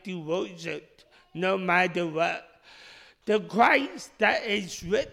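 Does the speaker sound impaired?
Yes: speech impediment; speech impediment since childhood, initially misdiagnosed.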